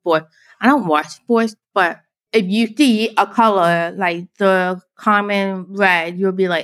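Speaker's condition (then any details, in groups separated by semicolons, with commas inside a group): Deafblind, born deaf; can speak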